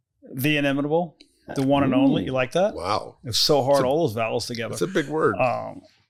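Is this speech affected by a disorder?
No.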